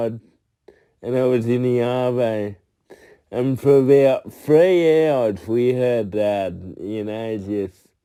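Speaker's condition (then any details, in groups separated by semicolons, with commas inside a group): Cerebral palsy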